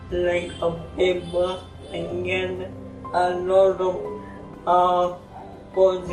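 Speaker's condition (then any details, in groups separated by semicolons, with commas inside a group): ALS; abnormal gait, gross and fine motor impairment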